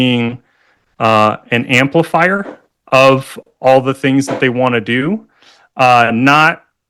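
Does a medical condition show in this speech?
No.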